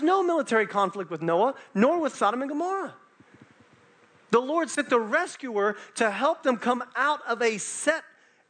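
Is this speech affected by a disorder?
No.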